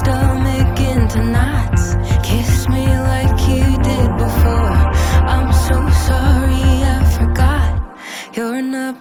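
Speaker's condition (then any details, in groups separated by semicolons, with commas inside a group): No condition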